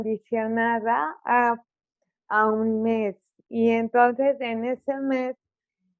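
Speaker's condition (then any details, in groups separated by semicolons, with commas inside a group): Cerebral palsy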